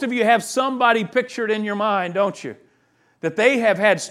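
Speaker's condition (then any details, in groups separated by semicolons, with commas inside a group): No condition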